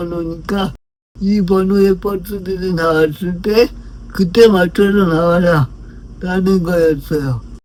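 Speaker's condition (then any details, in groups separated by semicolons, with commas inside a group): Brain lesion disability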